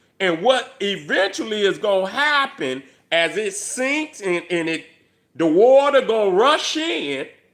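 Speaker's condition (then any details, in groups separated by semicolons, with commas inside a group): No condition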